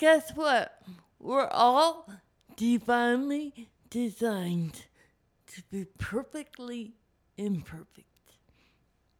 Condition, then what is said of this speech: Cerebral palsy. Your voice is different from what most people are going to expect on Live on Purpose Radio.